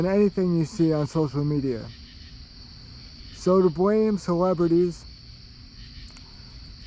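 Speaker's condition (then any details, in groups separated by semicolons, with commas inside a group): Cerebral palsy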